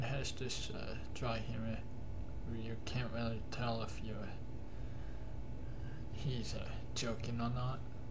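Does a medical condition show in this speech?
Yes: cerebral palsy.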